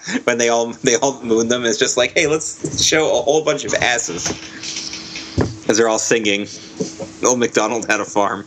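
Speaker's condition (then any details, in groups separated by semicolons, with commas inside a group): No condition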